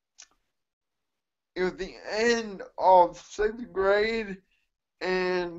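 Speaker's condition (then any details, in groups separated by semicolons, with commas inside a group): Cerebral palsy; mixed quadriplegia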